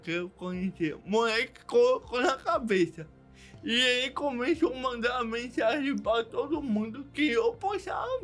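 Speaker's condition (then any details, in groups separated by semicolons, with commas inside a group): Cerebral palsy; diagnosed in childhood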